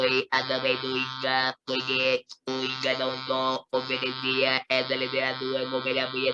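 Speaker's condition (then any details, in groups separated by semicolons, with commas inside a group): Total laryngectomy, electrolarynx; total laryngectomy, head and neck cancer; communicates with electrolarynx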